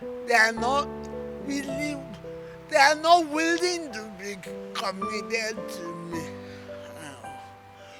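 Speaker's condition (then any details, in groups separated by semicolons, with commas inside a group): Cerebral palsy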